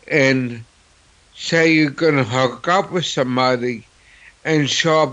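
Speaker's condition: Cerebral palsy; no typical CP voice

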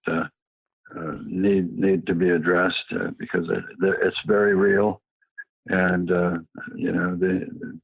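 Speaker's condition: Parkinson's disease

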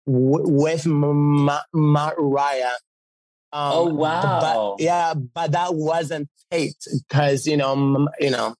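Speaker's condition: Stutter; fluent when singing; stutter goes away when singing; repeated sounds, repeated words, prolonged sounds

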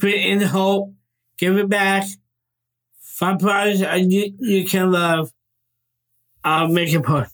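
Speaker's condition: Down syndrome; young adult man

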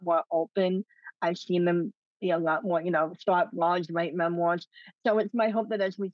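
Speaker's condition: Cleft lip and palate; adult

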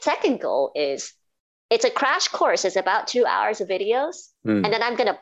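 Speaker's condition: Cleft palate and cleft lip; roof of mouth split into two

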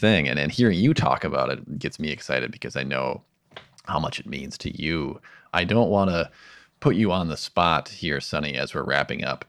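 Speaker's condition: No condition

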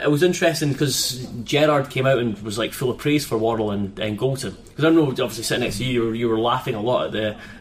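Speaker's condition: No condition

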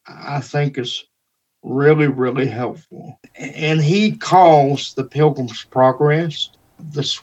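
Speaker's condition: Cerebral palsy; wheelchair user

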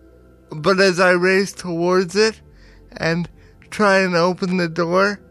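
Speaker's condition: Cerebral palsy; power wheelchair user

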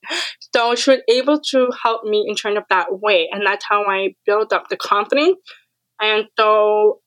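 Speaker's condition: Deafness; speech affected in childhood

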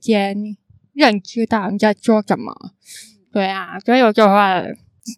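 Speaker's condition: Congenital hearing impairment; congenital cochlear underdevelopment, skull opened for cochlear implant (电子耳)

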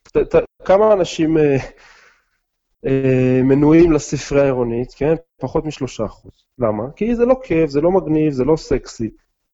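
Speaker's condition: No condition

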